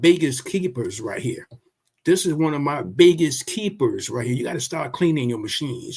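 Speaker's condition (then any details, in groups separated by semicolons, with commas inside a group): No condition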